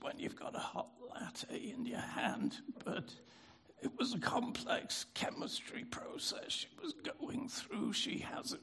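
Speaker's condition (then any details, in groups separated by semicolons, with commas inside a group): Spasmodic dysphonia; spasmodic dystonia subtype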